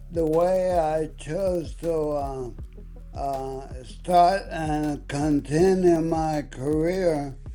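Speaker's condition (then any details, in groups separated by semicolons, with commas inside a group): ALS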